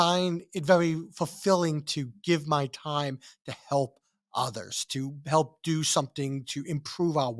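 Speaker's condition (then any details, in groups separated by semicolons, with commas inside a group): No condition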